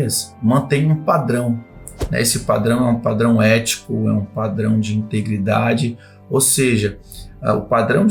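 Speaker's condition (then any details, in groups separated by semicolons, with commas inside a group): No condition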